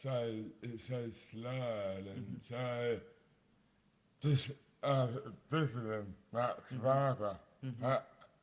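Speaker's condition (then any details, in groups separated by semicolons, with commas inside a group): Dystonia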